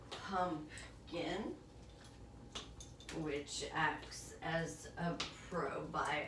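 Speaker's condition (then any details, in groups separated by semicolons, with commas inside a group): Essential tremor; affects legs as well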